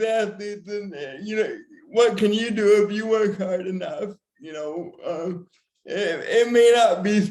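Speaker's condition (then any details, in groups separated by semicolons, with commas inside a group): Severe cerebral palsy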